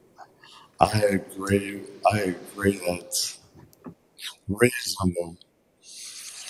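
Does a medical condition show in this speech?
Yes: traumatic brain injury.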